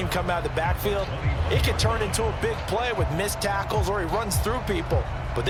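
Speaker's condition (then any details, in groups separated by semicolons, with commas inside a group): No condition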